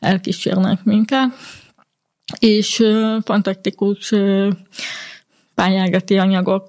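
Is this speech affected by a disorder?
Yes: hearing impairment; grew up hearing-impaired in mainstream integration.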